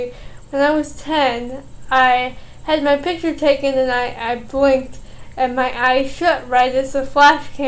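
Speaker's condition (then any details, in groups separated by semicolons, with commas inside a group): Cerebral palsy; trouble swallowing when eating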